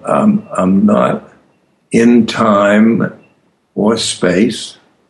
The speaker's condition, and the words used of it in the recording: Aphasia. And here now, as you speak, your words come out slowly.